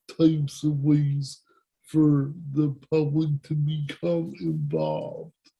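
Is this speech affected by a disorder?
Yes: cerebral palsy; present from birth.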